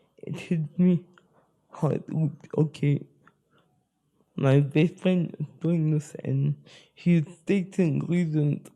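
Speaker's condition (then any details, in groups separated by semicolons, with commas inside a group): Spastic cerebral palsy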